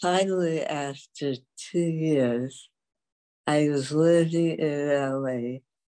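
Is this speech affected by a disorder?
Yes: dystonia; speech loss began after UCLA, mute 40 years, typed needs on typewriter, symptoms when speaking.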